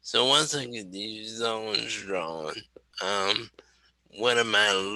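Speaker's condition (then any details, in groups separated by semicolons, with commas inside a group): Cerebral palsy; wheelchair user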